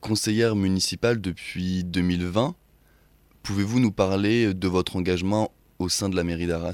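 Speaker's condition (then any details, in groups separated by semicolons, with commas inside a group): No condition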